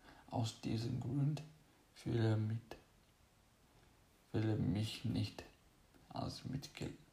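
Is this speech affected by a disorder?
Yes: cerebral palsy; slowness.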